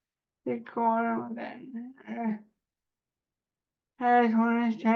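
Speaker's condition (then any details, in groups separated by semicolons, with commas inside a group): Cerebral palsy; spasticity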